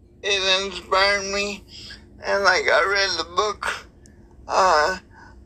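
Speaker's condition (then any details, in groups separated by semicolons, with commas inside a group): Cerebral palsy; aphasia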